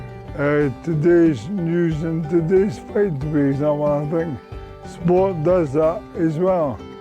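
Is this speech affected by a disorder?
Yes: motor neuron disease.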